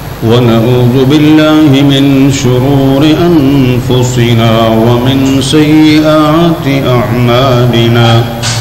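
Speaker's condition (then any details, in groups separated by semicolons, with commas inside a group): No condition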